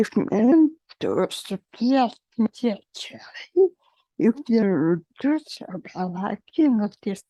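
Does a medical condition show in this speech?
Yes: generalized dystonia.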